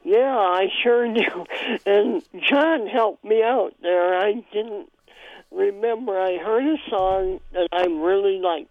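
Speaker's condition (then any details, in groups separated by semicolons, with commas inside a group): Cleft palate; congenital cleft palate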